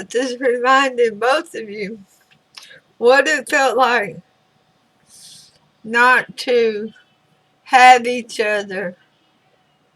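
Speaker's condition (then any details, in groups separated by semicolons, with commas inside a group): Throat cancer radiation damage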